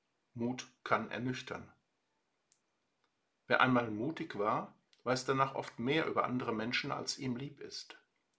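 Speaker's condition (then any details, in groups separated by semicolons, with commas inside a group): No condition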